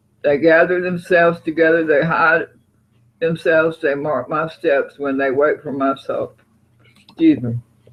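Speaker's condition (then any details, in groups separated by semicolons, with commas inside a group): Parkinson's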